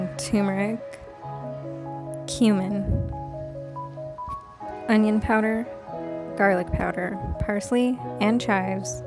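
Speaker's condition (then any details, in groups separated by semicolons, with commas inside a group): No condition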